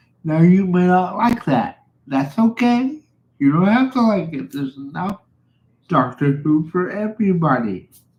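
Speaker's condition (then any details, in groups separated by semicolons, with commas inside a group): Cerebral palsy; reliable voice, uses voice control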